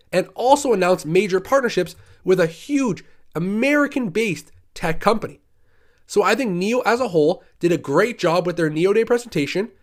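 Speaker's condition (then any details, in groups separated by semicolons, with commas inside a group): No condition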